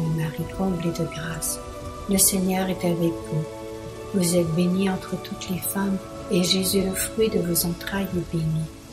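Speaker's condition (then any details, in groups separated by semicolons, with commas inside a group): No condition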